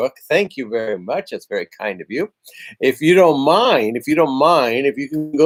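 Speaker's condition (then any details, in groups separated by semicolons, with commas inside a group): No condition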